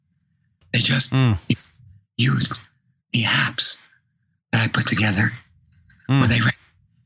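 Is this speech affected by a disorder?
Yes: vocal cord paralysis.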